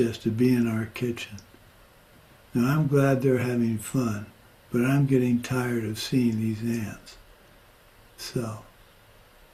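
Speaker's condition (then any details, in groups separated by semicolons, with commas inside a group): Parkinson's; progressing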